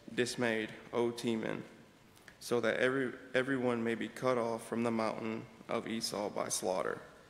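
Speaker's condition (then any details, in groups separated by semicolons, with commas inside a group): No condition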